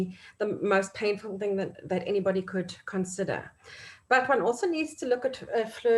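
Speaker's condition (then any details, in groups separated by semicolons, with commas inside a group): No condition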